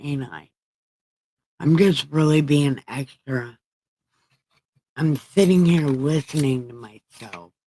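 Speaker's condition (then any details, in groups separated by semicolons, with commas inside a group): Brain injury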